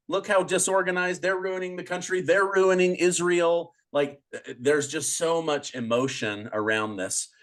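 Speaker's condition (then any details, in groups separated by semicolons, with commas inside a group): No condition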